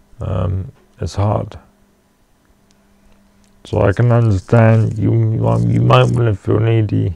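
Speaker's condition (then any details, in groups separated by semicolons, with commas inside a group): Cerebral palsy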